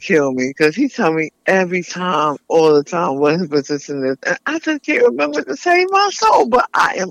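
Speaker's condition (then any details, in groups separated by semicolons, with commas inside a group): Tongue cancer; tumor on side of tongue from back tooth digging in, non-healing open sore, smoking and drinking; lisp, earlier sounded less clear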